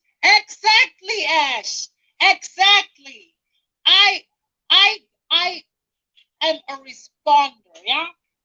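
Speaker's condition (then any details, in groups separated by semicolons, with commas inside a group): No condition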